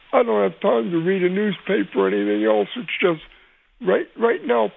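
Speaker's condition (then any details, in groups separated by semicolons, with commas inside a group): Cerebral palsy; unable to walk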